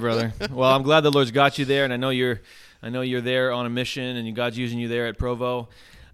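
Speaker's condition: No condition

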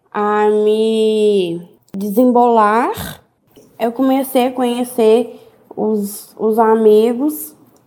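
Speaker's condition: Down syndrome; exam reader in school

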